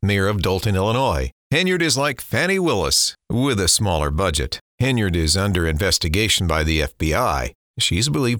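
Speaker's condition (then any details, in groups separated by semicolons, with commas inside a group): No condition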